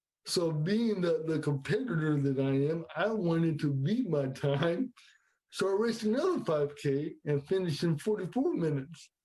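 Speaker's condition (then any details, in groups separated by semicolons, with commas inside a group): Cerebral palsy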